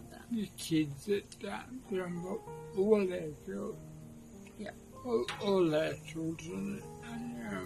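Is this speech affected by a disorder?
Yes: Huntington's disease.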